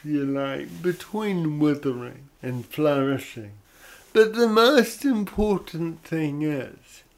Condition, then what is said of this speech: Cerebral palsy. You're hearing an odd sort of voice. I've got cerebral palsy, and basically what that means is when I was born, or around the time